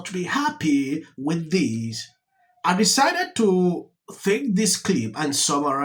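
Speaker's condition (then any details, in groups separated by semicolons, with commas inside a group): No condition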